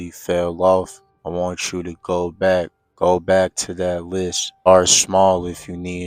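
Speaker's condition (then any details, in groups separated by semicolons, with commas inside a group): No condition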